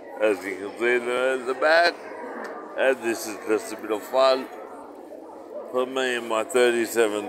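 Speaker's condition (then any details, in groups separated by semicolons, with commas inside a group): Cerebral palsy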